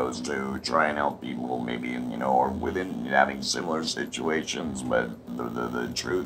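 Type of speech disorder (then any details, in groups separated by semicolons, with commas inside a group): Electrolarynx speech; total laryngectomy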